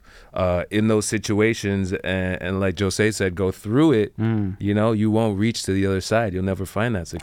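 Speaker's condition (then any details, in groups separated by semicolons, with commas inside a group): No condition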